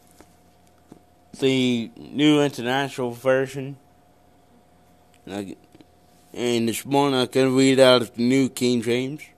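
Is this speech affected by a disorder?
Yes: cerebral palsy; congenital cerebral palsy.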